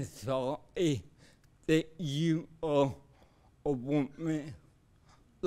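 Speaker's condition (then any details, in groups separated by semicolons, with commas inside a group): Cerebral palsy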